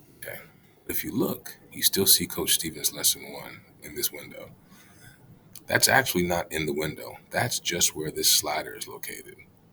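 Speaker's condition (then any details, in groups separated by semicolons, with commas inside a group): No condition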